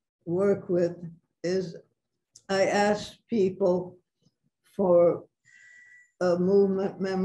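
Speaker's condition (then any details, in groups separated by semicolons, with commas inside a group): Parkinson's; about six years since onset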